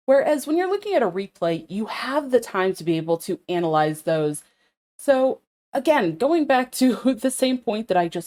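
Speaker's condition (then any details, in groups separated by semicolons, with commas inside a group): No condition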